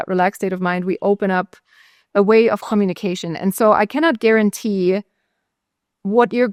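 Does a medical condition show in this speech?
No.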